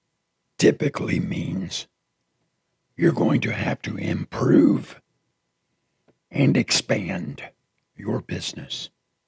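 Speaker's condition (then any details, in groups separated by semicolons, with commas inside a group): Partial laryngectomy after throat cancer; raspy voice left by cancer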